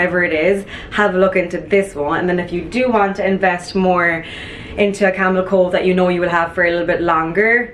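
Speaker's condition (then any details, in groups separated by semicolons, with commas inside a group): No condition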